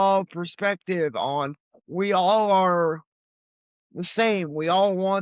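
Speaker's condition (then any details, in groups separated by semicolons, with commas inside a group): Cerebral palsy; limited mobility, legs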